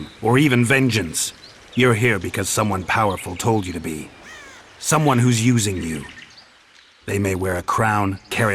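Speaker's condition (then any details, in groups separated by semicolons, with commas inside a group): No condition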